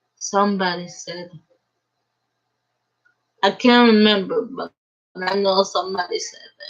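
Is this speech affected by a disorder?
Yes: cerebral palsy; uses a wheelchair.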